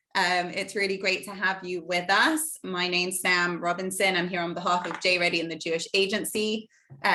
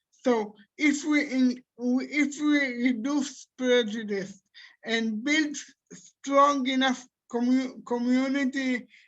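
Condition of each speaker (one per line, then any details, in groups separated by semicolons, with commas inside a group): No condition
Cerebral palsy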